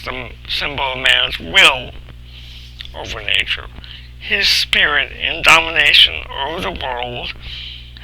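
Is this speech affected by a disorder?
Yes: cerebral palsy.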